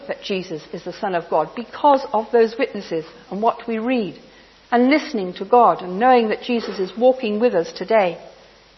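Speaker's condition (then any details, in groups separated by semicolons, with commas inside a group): No condition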